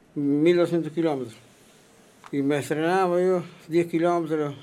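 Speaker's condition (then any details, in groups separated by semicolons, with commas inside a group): Parkinson's disease; onset 15 years ago, treated 5 years, earlier whole-body tremor, could not walk or eat, walker; no tremor now, Levocar one daily, treated by Dr. Michile of Buenos Aires, long-distance cycling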